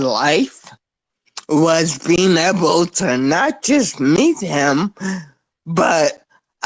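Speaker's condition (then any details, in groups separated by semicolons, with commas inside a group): Spinocerebellar ataxia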